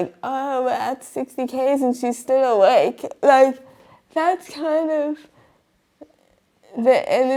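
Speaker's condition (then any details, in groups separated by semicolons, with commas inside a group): Cerebral palsy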